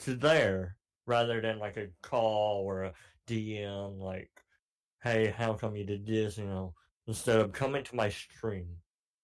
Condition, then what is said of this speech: Cleft palate. No, they hear my voice and they're like, hear me mispronounce things a lot.